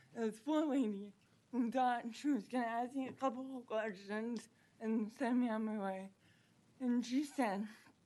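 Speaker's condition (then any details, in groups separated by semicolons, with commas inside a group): Cerebral palsy; present from birth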